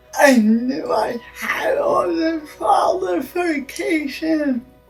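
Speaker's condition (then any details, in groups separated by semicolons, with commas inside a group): Spastic diplegia cerebral palsy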